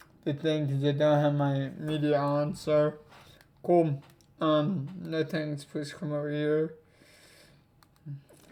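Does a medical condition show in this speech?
Yes: cerebral palsy; affects legs.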